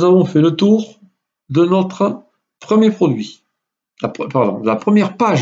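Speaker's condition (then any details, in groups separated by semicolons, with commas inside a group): No condition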